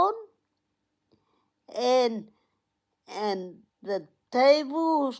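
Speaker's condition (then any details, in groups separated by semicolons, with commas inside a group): Cerebral palsy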